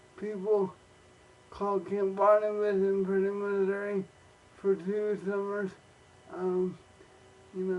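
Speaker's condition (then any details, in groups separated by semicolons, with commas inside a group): Cerebral palsy; cerebral palsy, premature birth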